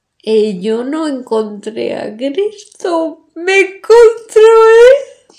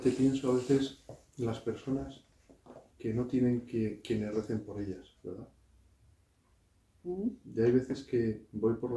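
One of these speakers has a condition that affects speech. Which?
The first: ALS; ALS, limb onset, right leg then left leg, then arms; hands and arms barely move, now affecting speech; increasingly hard to articulate, losing speech.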